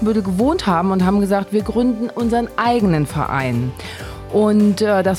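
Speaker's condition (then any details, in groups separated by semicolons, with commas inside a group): No condition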